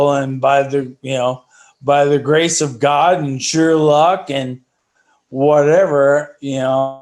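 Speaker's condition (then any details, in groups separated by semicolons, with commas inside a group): ALS; spasticity as early symptom; about two years since diagnosis, stem cell trial, slight progression; breathing affected after injection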